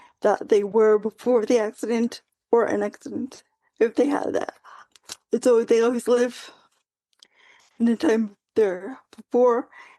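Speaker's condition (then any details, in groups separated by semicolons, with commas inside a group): Quadriplegic cerebral palsy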